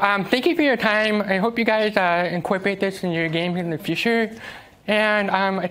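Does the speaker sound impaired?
Yes: deafness; cannot follow game voice chat or spoken cues amid noise.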